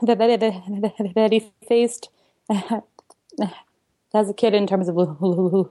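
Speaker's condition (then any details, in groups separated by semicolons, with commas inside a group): Stuttering; past therapy with fluency training, avoidance reduction, open easier stuttering, goal joyful effective communication; big blocks, stops and exhales during blocks, long repetitive stutters, often anticipates stutter before words; repeated sounds, prolonged sounds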